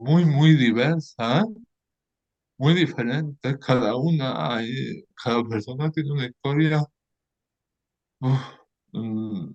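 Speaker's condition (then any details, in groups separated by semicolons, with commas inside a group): Cerebral palsy; lifelong; may run out of air, not always fully intelligible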